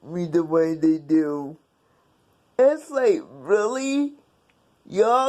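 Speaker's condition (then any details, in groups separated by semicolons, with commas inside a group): Cerebral palsy; several unnoticed strokes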